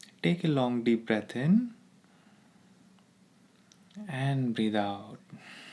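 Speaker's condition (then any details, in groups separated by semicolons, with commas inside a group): No condition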